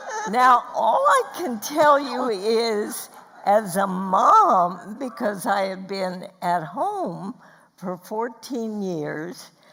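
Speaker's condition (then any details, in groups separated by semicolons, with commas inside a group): Spasmodic dysphonia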